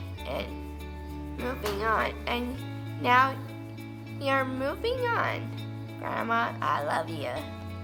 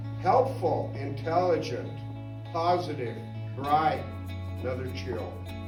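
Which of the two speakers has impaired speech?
The first: cerebral palsy; affects muscles.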